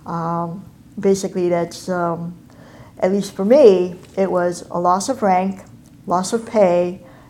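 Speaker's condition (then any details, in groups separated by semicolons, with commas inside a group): Cleft palate and cleft lip; facial reconstruction at Lackland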